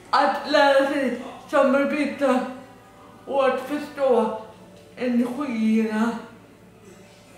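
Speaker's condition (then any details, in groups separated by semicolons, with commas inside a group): Dyskinetic cerebral palsy; dyskinetic form, severe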